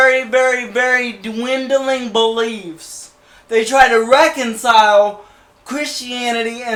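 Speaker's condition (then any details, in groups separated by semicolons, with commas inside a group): Cerebral palsy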